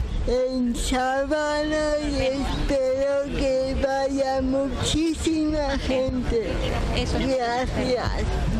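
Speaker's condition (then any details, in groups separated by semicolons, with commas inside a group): Cerebral palsy; speaks with difficulty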